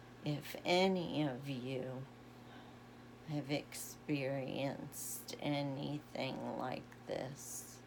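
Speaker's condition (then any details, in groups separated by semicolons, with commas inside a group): Essential tremor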